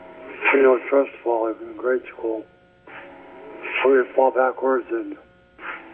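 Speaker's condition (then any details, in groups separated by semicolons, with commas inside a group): ALS; speech getting worse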